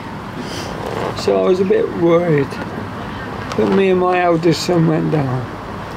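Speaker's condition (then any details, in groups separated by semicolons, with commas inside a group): Motor neurone disease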